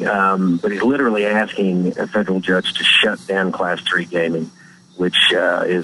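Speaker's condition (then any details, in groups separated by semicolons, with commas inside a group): No condition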